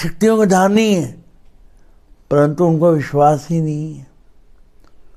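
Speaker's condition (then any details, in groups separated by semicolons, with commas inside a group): Cerebral palsy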